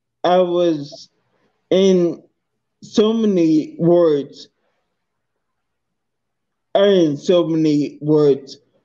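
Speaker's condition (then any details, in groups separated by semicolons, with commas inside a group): Multiple sclerosis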